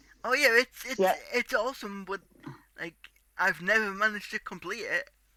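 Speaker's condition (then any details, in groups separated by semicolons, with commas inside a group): Cerebral palsy; tight muscles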